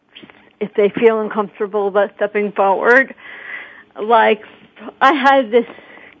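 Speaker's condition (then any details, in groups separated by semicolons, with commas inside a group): Cerebral palsy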